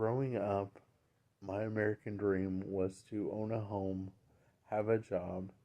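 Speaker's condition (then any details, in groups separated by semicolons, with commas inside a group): Cerebral palsy; present from birth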